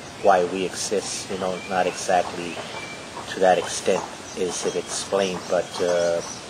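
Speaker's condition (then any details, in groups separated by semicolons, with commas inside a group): No condition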